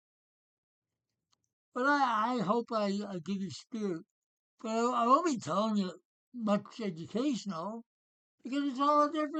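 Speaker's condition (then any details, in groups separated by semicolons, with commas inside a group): Parkinson's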